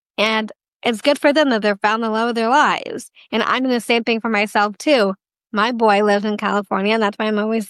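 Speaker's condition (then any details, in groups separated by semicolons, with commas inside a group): Down syndrome; duplicate of the 21st chromosome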